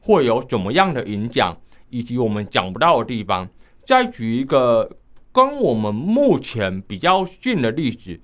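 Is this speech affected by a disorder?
Yes: hearing impairment; unusual high-frequency hearing loss, low frequencies near normal, market hearing aids largely ineffective, uses atypical assistive device; mild, high pitches barely heard, misses teammates' calls without assistive device, uses hand signals; underwent speech rehabilitation therapy.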